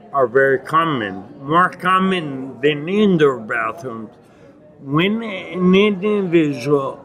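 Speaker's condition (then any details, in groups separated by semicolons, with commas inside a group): Acquired ataxia (lance-adams syndrome)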